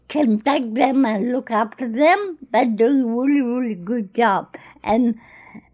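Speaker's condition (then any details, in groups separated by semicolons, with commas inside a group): Cerebral palsy; cerebral palsy since birth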